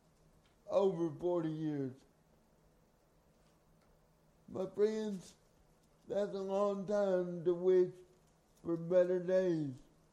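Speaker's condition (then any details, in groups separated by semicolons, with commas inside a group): Cerebral palsy; from birth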